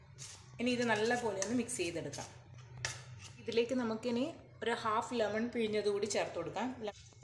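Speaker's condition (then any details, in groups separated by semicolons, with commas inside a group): No condition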